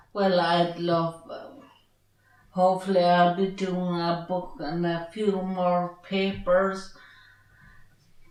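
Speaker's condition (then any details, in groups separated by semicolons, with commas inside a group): Traumatic brain injury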